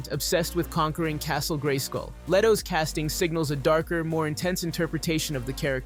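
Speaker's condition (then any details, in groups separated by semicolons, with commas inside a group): No condition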